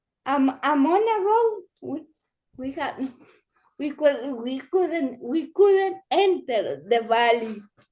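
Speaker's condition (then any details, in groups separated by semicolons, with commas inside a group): Cerebral palsy; limits current activity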